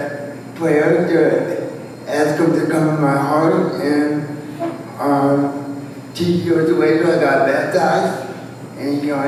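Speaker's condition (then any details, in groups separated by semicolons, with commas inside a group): Cerebral palsy, spastic quadriplegia; wheelchair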